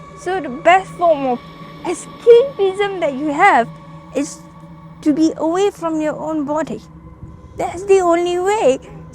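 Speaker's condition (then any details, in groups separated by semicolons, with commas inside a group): Cerebral palsy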